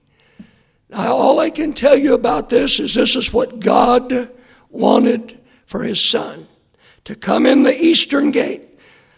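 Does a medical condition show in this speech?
Yes: hoarseness after vocal cord surgery; post-operative check on Monday good.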